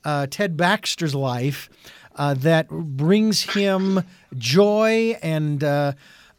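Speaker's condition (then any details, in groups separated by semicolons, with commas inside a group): No condition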